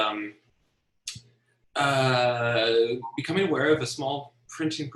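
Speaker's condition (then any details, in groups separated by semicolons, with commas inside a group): No condition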